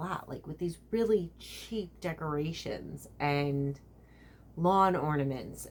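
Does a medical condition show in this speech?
No.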